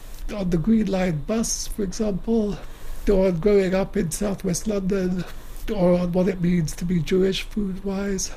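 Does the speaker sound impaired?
Yes: motor neuron disease; wheelchair user, breathing tube, phlegm cleared from throat, assistant and computer needed; no tracheotomy, refuses tracheotomy revival since it would end speech; still able to speak, lack of breath, swallowing easily goes the wrong way.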